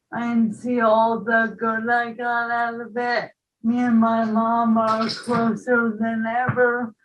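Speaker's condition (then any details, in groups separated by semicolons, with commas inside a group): ALS, bulbar onset; voice onset, voice-only symptoms six months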